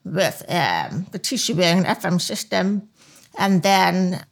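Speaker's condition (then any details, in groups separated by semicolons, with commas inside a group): Profound hearing loss; still wears hearing aids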